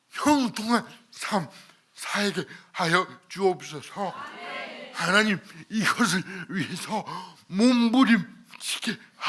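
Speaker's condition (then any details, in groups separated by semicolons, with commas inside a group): Cerebral palsy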